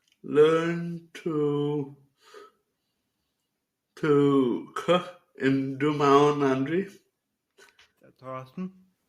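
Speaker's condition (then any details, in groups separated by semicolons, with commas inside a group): Cerebral palsy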